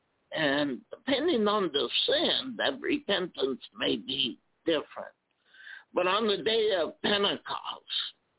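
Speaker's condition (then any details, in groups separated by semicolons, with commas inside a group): Spasmodic dysphonia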